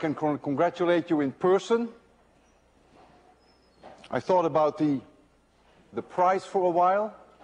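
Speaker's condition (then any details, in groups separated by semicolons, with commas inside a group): No condition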